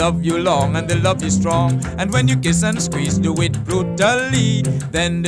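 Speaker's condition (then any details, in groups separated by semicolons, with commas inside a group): No condition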